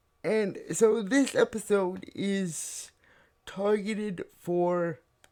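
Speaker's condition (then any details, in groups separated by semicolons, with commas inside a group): Cerebral palsy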